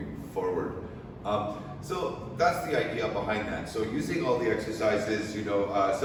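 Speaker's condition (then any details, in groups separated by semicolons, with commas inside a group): No condition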